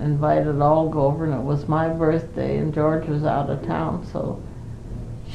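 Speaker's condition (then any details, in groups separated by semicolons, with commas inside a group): Parkinson's; Parkinson's for 5 years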